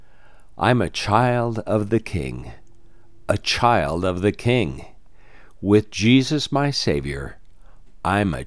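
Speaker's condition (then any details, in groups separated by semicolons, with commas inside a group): No condition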